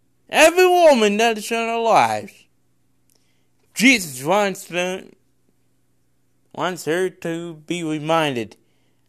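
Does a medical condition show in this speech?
Yes: cerebral palsy; congenital cerebral palsy.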